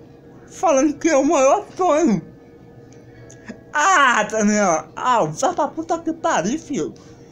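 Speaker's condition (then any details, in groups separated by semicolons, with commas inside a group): Cerebral palsy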